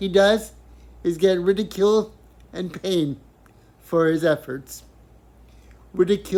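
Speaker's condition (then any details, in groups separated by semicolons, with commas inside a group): Cerebral palsy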